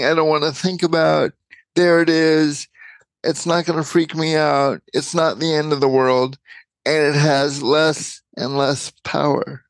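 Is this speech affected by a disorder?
Yes: cerebral palsy.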